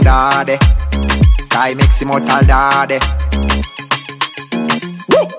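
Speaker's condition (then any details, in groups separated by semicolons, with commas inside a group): No condition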